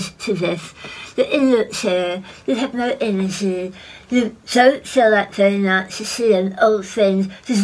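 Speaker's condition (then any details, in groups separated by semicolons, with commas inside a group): Head and neck cancer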